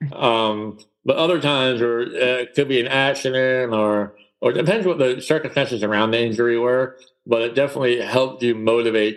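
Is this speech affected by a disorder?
Yes: cleft palate; congenital cleft palate.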